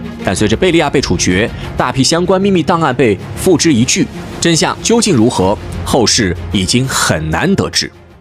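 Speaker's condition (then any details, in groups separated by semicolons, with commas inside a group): No condition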